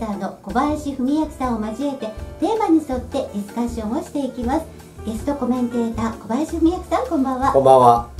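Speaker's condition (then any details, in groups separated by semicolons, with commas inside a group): No condition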